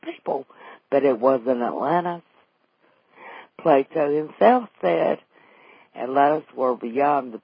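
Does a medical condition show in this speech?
Yes: vocal cord paralysis after stroke, unilateral vocal fold paralysis; familial stroke at age 35, one vocal cord paralyzed, wheelchair user, left hand slightly impaired; more than 6 years after stroke, types with one hand; can no longer sing since vocal cord paralysis.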